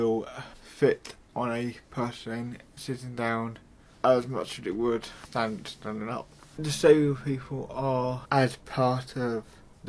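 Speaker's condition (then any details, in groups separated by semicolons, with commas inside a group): Cerebral palsy, mild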